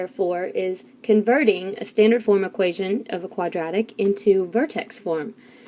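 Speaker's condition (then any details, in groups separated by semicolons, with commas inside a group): No condition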